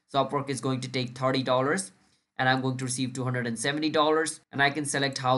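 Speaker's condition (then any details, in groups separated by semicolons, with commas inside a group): No condition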